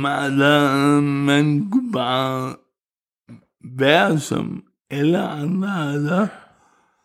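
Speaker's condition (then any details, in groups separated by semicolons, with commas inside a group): Cerebral palsy; first recorded as mentally retarded before cerebral palsy diagnosis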